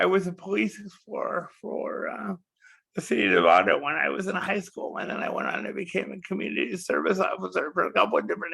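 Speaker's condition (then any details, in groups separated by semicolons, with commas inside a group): Cerebral palsy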